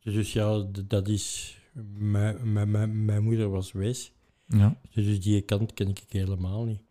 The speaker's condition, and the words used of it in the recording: Stuttering. Ja, en dan heb je bijvoorbeeld jij die redelijk wel vol praten, maar toch stottert. Iedereen hoort het.